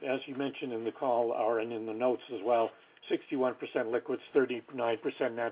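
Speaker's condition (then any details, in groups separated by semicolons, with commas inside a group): No condition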